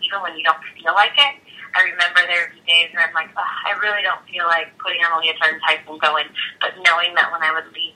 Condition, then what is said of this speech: No condition.